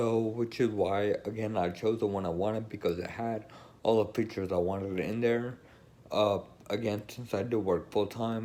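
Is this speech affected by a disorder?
Yes: Friedreich's ataxia.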